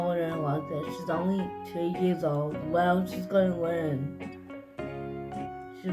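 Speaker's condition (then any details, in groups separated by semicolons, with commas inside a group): Cerebral palsy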